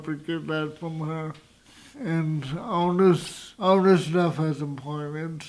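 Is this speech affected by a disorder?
Yes: cerebral palsy; nasal voice from air leakage, voice worst part, late talker.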